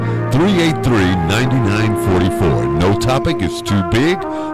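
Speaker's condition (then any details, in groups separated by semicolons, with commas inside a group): No condition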